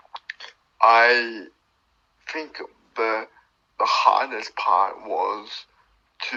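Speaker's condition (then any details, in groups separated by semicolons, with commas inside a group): Cerebral palsy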